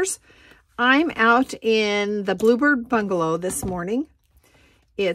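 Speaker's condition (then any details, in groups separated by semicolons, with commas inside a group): No condition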